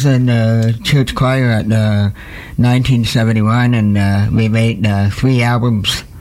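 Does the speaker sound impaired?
Yes: deafness; wears hearing aids; wearing hearing aids; some speech problems, host understands fine, voice does not allow singing.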